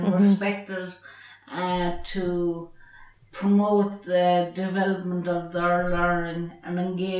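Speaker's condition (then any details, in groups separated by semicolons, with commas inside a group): Traumatic brain injury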